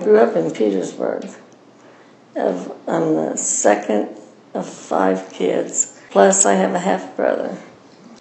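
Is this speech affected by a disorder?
Yes: Parkinson's; diagnosed at age 44; lives at Williamsburg.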